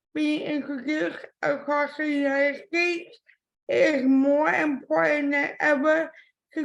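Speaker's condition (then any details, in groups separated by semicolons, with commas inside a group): Cerebral palsy; impaired speech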